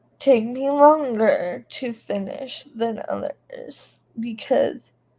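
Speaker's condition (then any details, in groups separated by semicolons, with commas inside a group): Cerebral palsy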